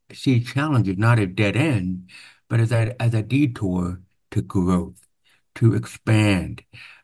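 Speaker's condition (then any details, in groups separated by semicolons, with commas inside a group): Profound hearing loss, deaf accent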